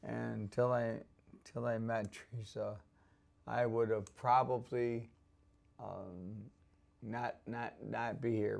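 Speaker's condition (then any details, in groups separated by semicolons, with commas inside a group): ALS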